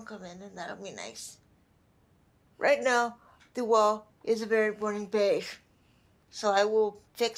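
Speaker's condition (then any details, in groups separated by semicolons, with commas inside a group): Spastic quadriplegic cerebral palsy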